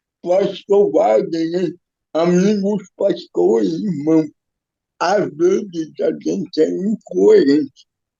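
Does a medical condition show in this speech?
Yes: cerebral palsy; physical disability.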